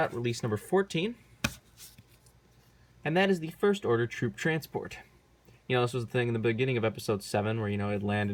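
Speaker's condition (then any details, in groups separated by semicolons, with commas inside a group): No condition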